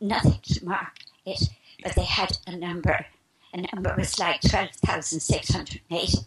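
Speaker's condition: Spasmodic dysphonia; described as strangulation of the esophagus

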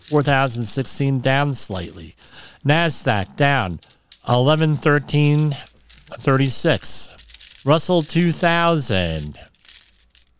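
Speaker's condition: Cleft lip and palate

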